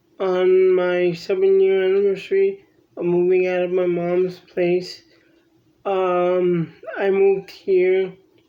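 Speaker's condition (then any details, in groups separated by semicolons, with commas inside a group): Cerebral palsy; from birth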